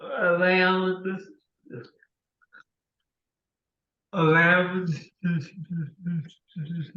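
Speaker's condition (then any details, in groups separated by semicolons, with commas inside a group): Cerebral palsy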